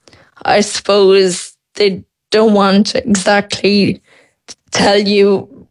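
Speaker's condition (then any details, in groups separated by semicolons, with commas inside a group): Friedreich's ataxia; symptoms late primary school, diagnosed 12 by professor King, Temple Street, three scoliosis spinal surgeries; age 28, fully wheelchair reliant, mild cardiomyopathy, fatigue, nightly burning foot nerve pain, Skyclarys not reimbursed; speech expected to disappear, synthetic voice expected, swallow worsening toward thickeners, breathing may need ventilator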